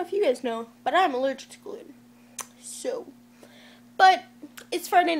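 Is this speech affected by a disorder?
No.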